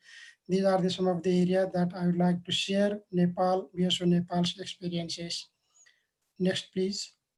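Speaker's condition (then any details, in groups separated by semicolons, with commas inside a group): No condition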